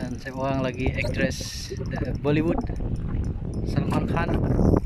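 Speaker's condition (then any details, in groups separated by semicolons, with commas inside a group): No condition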